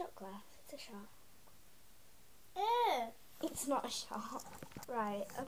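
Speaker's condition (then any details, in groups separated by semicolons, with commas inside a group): No condition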